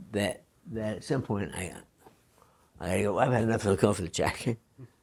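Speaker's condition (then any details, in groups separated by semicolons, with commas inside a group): Parkinson's disease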